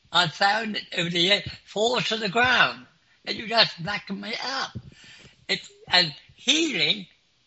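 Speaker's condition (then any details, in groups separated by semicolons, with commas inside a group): Clinically deaf; clinically deaf since school age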